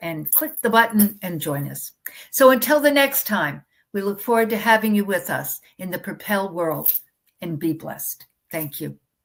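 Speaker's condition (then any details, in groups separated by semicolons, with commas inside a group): No condition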